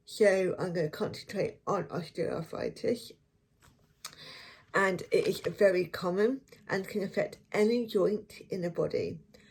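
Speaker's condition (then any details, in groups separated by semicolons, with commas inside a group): Cerebral palsy; affects one foot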